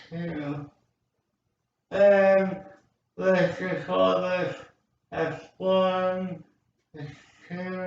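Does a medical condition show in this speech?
Yes: speech impairment after birth surgery.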